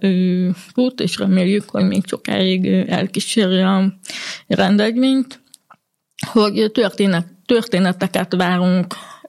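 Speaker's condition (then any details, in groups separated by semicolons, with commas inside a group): Hearing impairment; grew up hearing-impaired in mainstream integration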